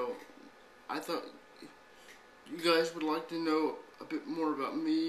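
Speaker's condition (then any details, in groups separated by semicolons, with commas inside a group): Cerebral palsy; wheelchair user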